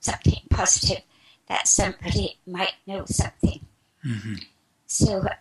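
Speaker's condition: Spasmodic dysphonia; spasmodic dysphonia for past 3 years

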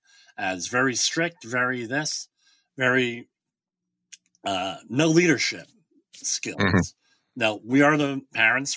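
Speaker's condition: Bilateral cleft lip and palate

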